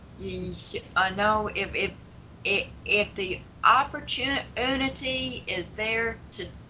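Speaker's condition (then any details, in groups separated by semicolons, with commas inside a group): Stuttering; long-standing stuttering, managed over the years; repeated sounds, repeated words, prolonged sounds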